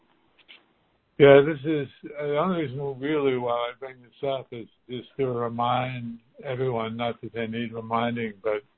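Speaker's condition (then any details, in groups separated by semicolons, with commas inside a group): Parkinson's; infusions finished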